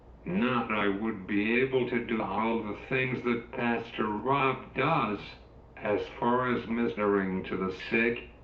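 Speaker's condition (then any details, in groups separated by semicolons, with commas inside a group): Cerebral palsy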